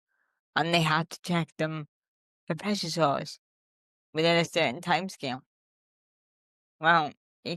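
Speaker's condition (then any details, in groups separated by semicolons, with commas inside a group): Cerebral palsy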